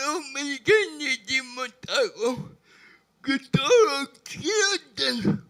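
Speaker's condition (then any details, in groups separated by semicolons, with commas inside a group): Brain lesion disability grade 1, severe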